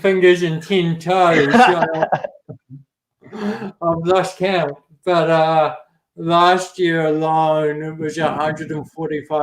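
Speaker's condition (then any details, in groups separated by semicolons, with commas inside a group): Cerebral palsy; affects speech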